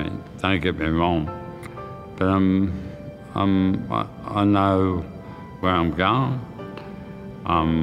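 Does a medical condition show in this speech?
Yes: motor neurone disease.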